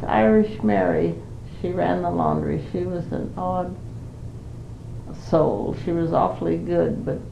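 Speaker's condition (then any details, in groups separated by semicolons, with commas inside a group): Parkinson's; Parkinson's for 5 years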